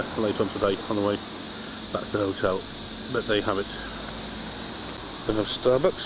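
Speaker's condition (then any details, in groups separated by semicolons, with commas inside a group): No condition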